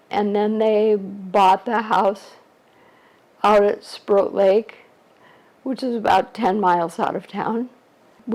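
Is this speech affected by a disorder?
Yes: ALS; shortly after diagnosis.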